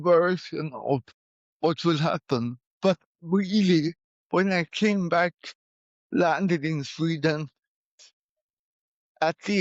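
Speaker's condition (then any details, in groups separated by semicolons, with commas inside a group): Cerebral palsy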